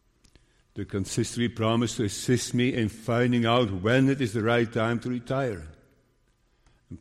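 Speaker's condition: Parkinson's disease; diagnosed 5 years ago

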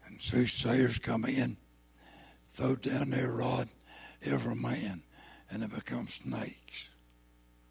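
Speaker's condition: Throat cancer, lost vocal cord

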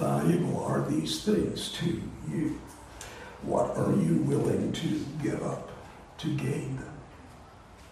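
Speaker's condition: Voice disorder; not contagious

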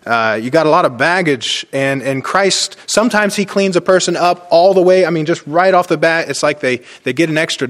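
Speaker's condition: No condition

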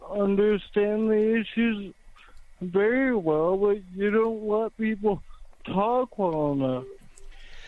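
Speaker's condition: Cerebral palsy; not stroke, mind unaffected; speaks slowly, host suspected stroke, caller denies being high on drugs

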